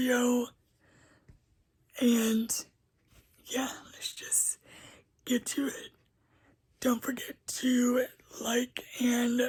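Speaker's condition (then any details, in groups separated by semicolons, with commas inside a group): Cerebral palsy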